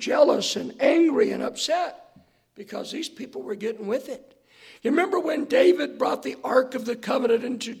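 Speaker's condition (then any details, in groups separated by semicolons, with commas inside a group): Hoarseness after vocal cord surgery; hoarse voice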